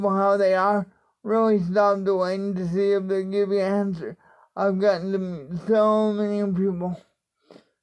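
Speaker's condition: Cerebral palsy; spastic quadriplegic

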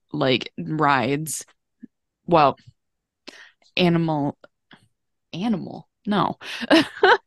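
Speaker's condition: Aphasia; stroke at 14, cause unknown, craniotomy, both sides paralyzed, wheelchair, right foot drop, out-of-state intensive therapy; no speech or voice at first, relearned reading, writing, speaking, occasional word substitutions, word-finding trouble

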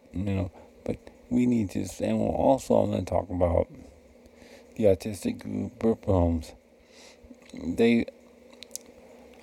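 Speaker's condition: Cerebral palsy; never needed speech therapy

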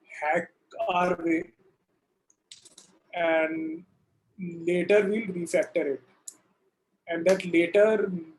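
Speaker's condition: Stuttering; stuttering since childhood; learned techniques from co-founder meet, gained some confidence, first user of StammerAI exercises; prolonged sounds

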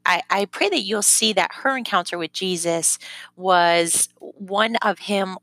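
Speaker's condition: No condition

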